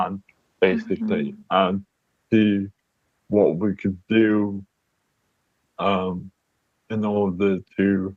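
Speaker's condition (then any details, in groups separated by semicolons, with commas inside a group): Cerebral palsy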